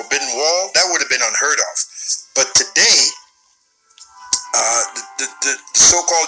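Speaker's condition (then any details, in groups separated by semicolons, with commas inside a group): No condition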